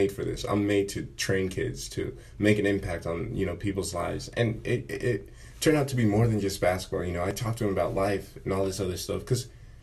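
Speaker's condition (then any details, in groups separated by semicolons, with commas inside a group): No condition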